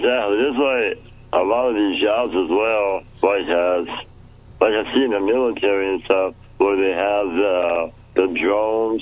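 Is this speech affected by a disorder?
Yes: muscular dystrophy; childhood onset.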